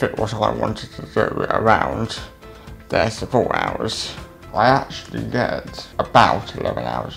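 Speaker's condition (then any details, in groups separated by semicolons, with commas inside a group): Cerebral palsy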